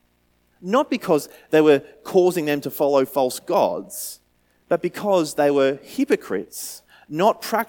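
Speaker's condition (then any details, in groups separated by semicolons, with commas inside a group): No condition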